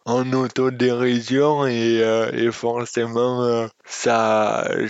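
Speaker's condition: Dystonia; congenital

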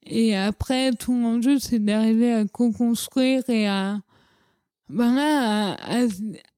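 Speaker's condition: Cerebral palsy; childhood speech

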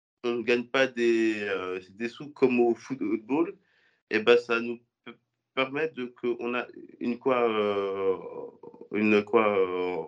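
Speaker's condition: Stuttering; never a problem for him, volunteers to speak to media; occasional stutter audible during interview; occasional mild stutter; repeated sounds, blocks

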